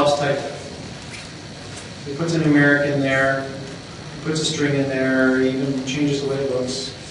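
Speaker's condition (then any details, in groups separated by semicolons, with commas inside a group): No condition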